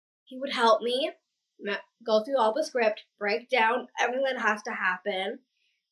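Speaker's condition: Down syndrome; past speech therapy

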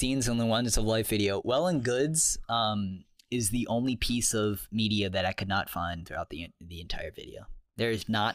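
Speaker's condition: No condition

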